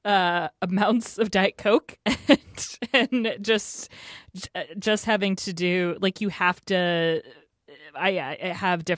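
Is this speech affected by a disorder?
Yes: stammering; pretty prominent stammer; stammers a lot, mixes up words a lot, often had to repeat self to echo, HomePod works better; here repeated sounds, repeated words, prolonged sounds.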